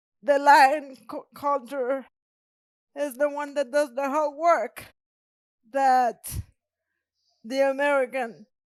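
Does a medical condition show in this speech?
Yes: cerebral palsy; present from birth.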